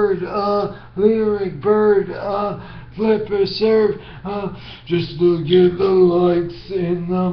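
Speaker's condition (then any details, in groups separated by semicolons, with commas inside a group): Brain injury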